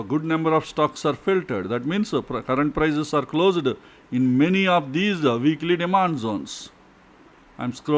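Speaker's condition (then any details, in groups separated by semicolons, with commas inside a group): No condition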